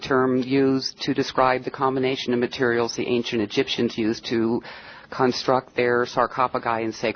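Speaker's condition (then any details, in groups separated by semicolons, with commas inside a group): No condition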